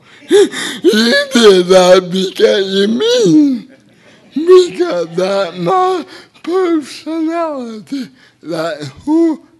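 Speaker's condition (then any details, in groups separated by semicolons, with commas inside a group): Cerebral palsy; speech a little unclear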